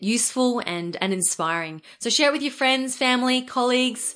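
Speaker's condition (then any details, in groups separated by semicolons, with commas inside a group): No condition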